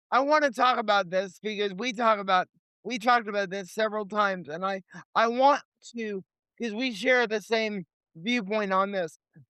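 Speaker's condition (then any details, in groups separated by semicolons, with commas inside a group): Cerebral palsy; lifelong wheelchair user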